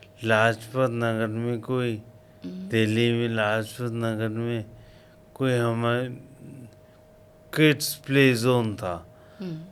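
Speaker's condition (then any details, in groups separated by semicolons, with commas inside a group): Coma after road accident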